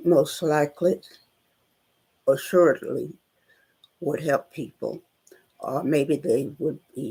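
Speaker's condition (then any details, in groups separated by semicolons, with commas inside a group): Spinal neurosarcoidosis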